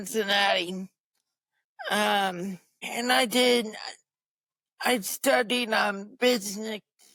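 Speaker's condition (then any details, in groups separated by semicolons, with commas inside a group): Cerebral palsy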